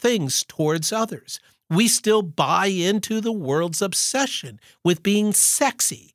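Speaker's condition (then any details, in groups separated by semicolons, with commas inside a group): No condition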